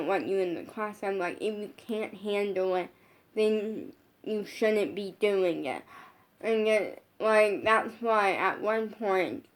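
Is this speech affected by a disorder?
Yes: brain injury.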